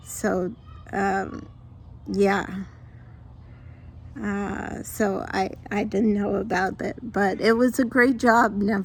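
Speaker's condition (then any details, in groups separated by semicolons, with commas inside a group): Mild cerebral palsy; can talk, sometimes doesn't say words right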